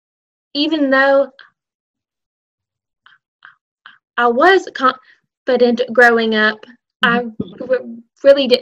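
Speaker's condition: Stuttering; childhood onset, school speech therapy since learning to talk, Lamar University clinic therapy from senior year, age 19; stutters openly; blocks

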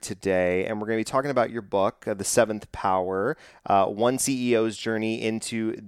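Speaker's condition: No condition

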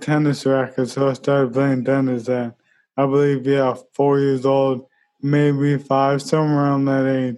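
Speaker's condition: ALS; unable to run, uses wheelchair-specific running chair pushed by friend Bobby

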